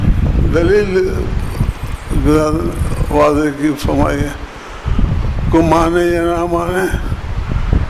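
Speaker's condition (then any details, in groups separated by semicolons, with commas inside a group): Difficulty speaking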